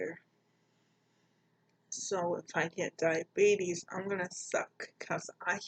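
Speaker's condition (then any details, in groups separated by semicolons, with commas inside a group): Cerebral palsy; poor balance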